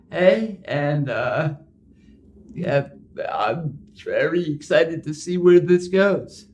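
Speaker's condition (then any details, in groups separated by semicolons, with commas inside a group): Cerebral palsy; powered wheelchair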